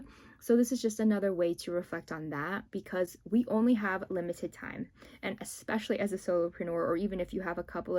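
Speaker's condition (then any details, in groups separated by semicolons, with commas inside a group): No condition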